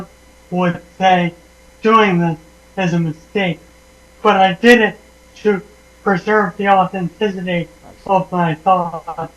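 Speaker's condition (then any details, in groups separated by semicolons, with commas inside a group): Traumatic brain injury; had tracheostomy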